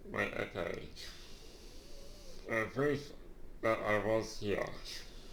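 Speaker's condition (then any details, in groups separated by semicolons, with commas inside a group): Duchenne muscular dystrophy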